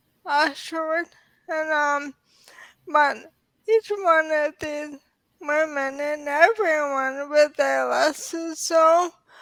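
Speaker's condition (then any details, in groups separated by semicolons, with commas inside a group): ALS; diagnosed in early 30s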